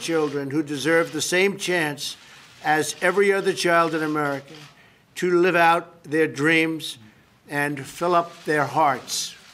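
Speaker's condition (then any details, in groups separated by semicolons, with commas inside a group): No condition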